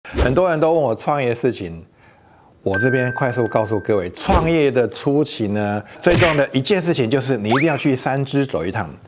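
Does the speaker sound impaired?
No.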